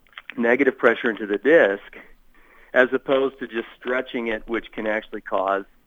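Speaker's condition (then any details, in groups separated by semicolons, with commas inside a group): No condition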